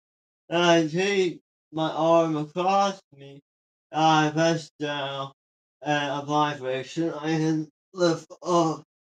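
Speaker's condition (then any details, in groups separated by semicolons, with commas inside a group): Tongue cancer surgery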